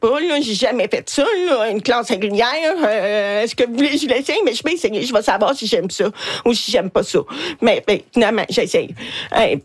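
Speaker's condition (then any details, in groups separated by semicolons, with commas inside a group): Hard of hearing; difficulty telling who is speaking in a group; asks others to raise hands, write, point or show to communicate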